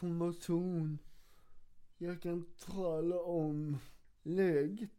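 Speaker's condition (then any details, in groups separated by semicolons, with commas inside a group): Cerebral palsy; has two wheelchairs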